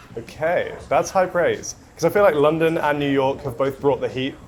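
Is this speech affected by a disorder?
No.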